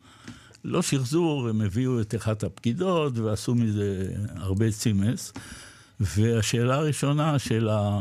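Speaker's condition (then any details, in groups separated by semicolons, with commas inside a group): Parkinson's disease; recently diagnosed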